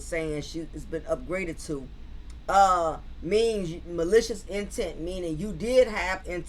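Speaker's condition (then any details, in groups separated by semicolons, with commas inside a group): No condition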